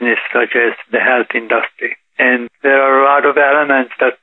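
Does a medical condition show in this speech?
Yes: Parkinson's disease; Parkinson's disease detected about 8 years ago; age 84, symptoms not detectable by others, daily yoga (teaches 2 hours, practices 1 hour), walks 3 miles.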